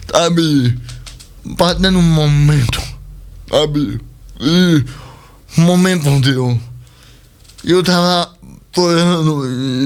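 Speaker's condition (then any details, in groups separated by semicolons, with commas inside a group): Cerebral palsy; present from birth; speech not normal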